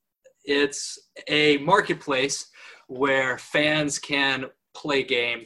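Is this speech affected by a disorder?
Yes: stutter; much more severe in the past; milder than before, noticeable in conversation; used to be much worse; here prolonged sounds.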